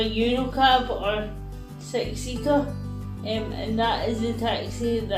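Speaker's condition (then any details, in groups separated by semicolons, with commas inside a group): Cerebral palsy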